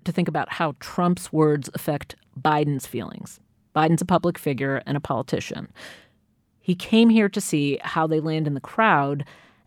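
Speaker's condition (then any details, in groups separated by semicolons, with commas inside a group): No condition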